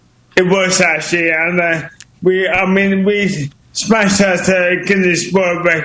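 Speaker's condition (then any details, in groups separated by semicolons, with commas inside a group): Motor neuron disease; motor neuron disease diagnosed several years ago; voice slowing down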